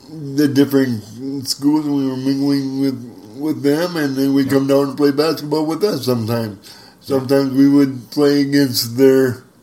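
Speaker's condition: Spastic cerebral palsy; worries about stuttering on some words, had speech therapy in school

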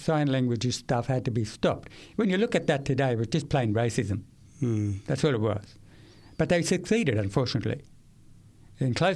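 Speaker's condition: Profound deafness, acquired at age 8; profound hearing loss for many years, struggles in difficult listening situations

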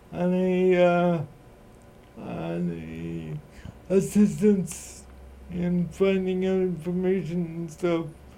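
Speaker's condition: Cerebral palsy

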